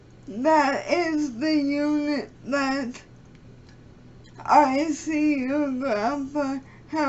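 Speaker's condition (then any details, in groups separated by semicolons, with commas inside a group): Cerebral palsy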